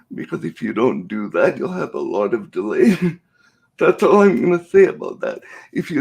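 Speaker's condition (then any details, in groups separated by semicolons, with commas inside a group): Cerebral palsy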